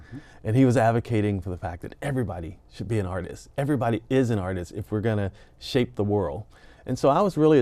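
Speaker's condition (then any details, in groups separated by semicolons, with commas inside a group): No condition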